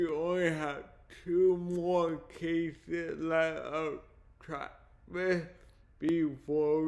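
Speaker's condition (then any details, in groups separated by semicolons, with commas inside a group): Cerebral palsy; speech impairment from condition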